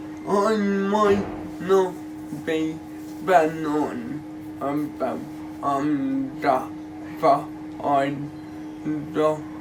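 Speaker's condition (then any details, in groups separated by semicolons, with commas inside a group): Cerebral palsy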